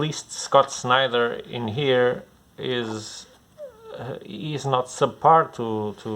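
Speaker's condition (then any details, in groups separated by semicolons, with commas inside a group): No condition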